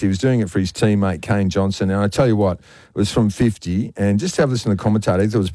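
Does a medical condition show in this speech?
No.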